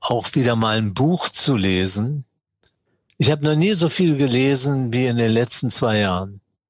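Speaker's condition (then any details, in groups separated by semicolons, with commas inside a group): Parkinson's disease; diagnosed 2016 around age 75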